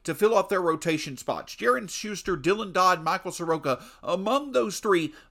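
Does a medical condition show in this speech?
No.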